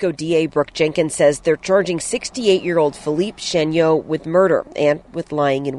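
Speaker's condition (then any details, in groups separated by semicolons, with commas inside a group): No condition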